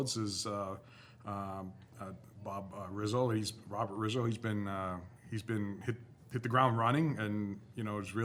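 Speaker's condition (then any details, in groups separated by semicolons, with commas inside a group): No condition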